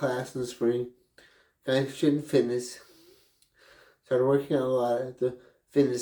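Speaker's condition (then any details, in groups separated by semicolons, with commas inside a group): Brain injury; memory greatly affected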